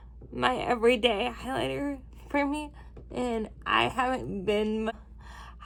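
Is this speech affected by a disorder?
Yes: cerebral palsy, spastic.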